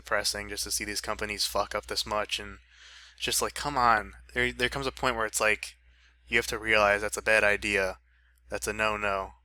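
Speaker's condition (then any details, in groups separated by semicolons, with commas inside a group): No condition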